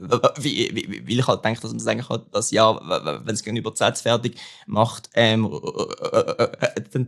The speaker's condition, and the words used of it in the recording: Stuttering. Also wenn man so will, ist es natürlich so, dass mich mein Stottern in gewissen Situationen beeinträchtigt, was man da natürlich an.